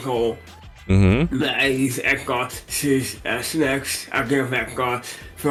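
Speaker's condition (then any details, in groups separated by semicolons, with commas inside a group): Cerebral palsy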